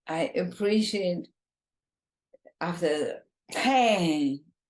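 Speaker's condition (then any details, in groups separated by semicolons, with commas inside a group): ALS, bulbar form, bulbar onset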